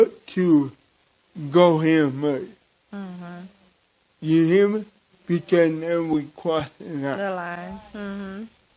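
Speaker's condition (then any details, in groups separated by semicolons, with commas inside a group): Cerebral palsy; from birth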